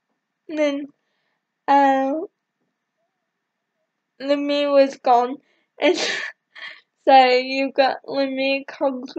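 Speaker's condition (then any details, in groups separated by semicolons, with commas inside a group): Cerebral palsy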